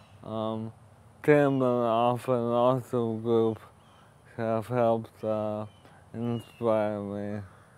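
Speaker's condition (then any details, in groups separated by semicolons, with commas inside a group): ALS; wheelchair user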